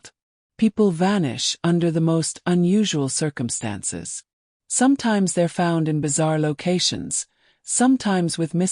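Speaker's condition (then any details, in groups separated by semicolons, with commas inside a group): No condition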